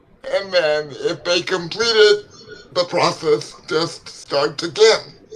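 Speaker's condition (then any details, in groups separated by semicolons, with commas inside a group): Cerebral palsy; legs affected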